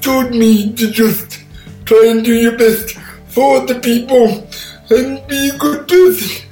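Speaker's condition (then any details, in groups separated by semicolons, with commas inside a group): Cerebral palsy; born 12 weeks premature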